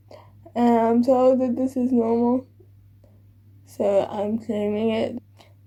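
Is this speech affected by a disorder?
Yes: cerebral palsy.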